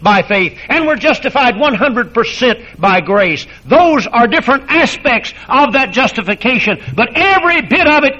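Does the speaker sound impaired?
No.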